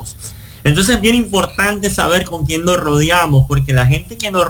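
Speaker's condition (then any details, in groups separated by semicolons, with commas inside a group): Cleft lip and palate; nasal passage still open after seven surgeries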